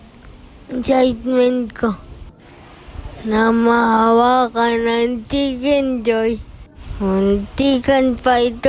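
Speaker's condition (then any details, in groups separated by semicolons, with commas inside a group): Cerebral palsy; affects hands, cannot write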